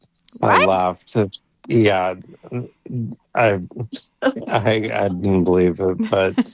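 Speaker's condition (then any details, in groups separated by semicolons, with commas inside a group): ALS; voice failing, banked voice for AI speech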